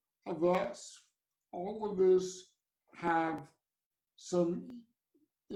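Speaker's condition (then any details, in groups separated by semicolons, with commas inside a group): Cerebral palsy; from birth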